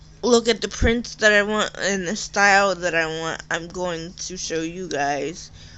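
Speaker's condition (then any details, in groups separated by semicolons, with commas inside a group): Cerebral palsy; type unknown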